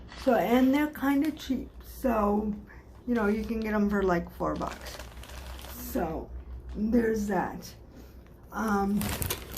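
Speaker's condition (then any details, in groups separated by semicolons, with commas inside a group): Cerebral palsy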